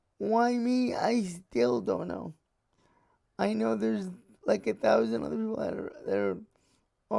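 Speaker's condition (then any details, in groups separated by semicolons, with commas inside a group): Cerebral palsy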